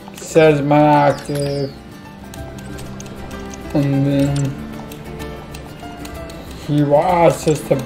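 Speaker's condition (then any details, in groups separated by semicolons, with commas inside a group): Cerebral palsy; affects legs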